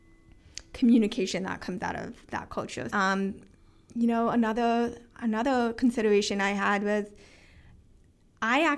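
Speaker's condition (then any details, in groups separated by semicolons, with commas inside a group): Hearing loss with cochlear implants; many years with bilateral cochlear implants, more disabled when implants malfunction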